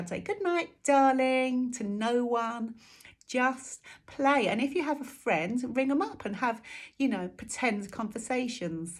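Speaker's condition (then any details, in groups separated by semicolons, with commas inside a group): No condition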